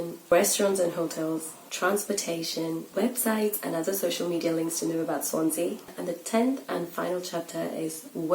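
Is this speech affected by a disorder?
No.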